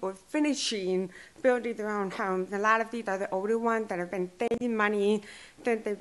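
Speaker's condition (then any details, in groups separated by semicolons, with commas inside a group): Deaf and hard of hearing; since childhood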